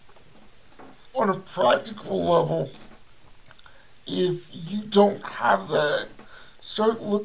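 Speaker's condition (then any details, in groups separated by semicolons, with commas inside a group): Cerebral palsy; cerebral palsy from birth, brain damage affecting balance and coordination, limbs affected, power wheelchair user; voice audibly affected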